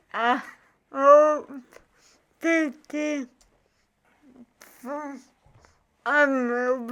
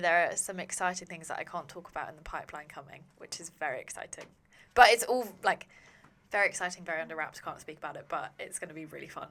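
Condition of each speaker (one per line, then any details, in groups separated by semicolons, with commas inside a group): Cerebral palsy; from birth
No condition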